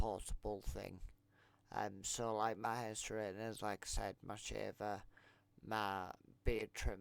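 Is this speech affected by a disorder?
Yes: multiple sclerosis; affects legs; legs weak.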